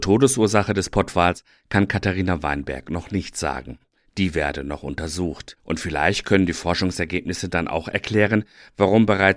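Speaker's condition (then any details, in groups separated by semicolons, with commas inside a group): No condition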